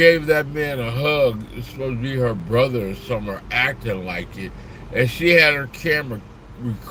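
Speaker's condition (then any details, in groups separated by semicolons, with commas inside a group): Slurred speech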